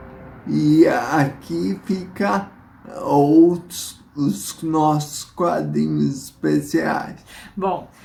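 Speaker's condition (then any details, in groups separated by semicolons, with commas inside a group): Multiple sclerosis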